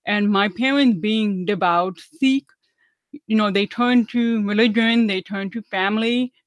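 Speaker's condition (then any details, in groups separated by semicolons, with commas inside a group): Deafness; relearned English and speaking, about 10 years of speech therapy, told speaks really well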